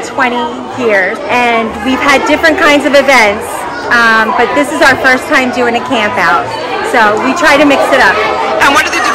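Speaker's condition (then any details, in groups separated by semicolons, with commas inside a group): No condition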